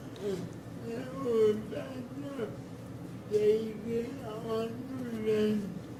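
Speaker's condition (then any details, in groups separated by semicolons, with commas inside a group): Cerebral palsy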